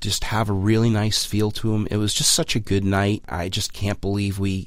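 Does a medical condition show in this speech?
No.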